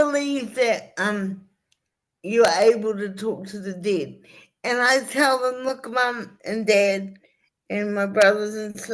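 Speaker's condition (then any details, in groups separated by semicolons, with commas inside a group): Cerebral palsy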